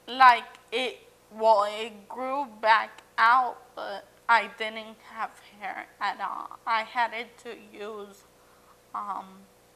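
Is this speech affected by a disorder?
Yes: cerebral palsy; acquired at age nine, radiation and chemotherapy; wheelchair user, recent hand muscle and nerve surgery, in therapy.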